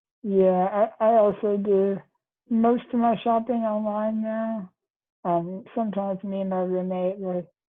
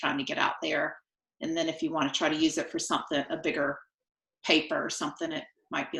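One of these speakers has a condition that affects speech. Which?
The first: Duchenne muscular dystrophy.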